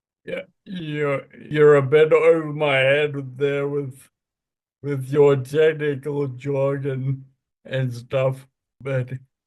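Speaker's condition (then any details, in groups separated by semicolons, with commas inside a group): Friedreich's ataxia; speech impediment, speech not fully working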